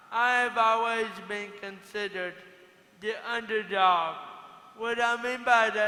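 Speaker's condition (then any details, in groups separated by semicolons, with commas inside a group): Cerebral palsy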